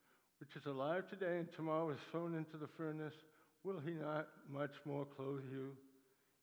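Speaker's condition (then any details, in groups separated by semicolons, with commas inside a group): Parkinson's disease; Parkinson's attacks muscles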